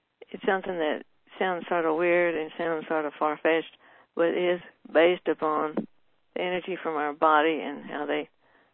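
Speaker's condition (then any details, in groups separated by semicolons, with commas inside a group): Parkinson's disease; tremor in right hand, stiff right fingers; shaky voice, voice getting better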